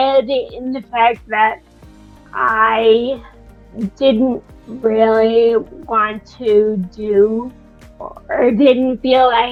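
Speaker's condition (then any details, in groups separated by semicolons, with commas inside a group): Friedreich's ataxia; speech affected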